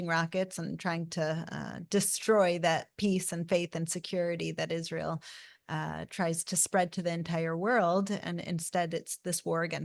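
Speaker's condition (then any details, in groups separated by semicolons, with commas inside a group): No condition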